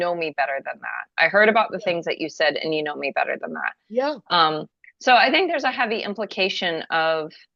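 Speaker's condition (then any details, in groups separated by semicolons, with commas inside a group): No condition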